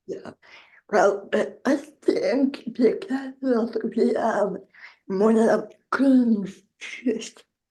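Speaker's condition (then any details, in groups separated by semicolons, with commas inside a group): Generalized dystonia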